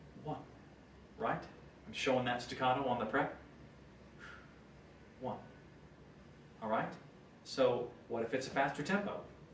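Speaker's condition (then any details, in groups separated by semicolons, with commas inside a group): No condition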